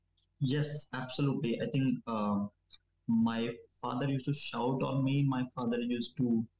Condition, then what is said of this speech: Stuttering. I'm getting better in English, because I used to stammer more in English and less in Hindi.